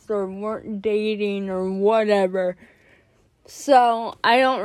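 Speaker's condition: Cerebral palsy; more jerking in class

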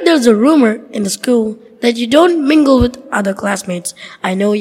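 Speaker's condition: No condition

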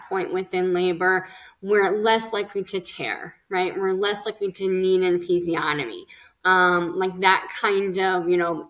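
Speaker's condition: Cleft lip and palate; physical therapy after graft

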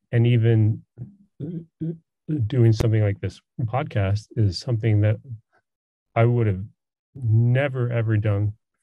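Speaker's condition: Stutter; markedly less coherent speech around age 20 to 21; blocks, repetitions, pauses while speaking, otherwise conversational and coherent; blocks

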